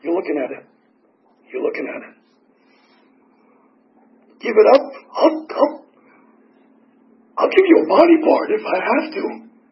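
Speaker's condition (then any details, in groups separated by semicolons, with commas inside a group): Tracheotomy; 8 surgeries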